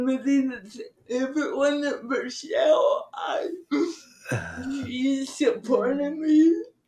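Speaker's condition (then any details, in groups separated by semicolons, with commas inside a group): Cerebral palsy; from birth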